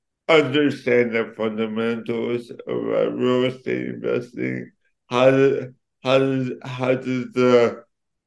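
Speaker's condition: Cerebral palsy; affects speech

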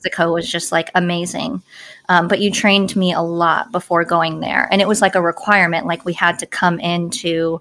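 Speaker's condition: Cleft palate

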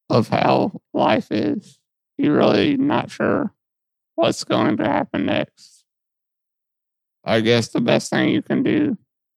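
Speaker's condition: Muscular dystrophy; muscle and fat lost around tailbone

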